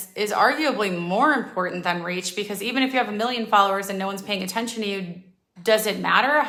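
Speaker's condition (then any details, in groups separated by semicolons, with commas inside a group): No condition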